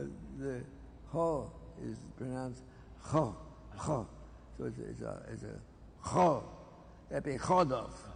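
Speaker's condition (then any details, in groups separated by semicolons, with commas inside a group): Parkinson's disease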